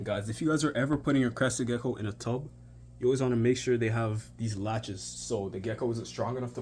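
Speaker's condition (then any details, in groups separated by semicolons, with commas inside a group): No condition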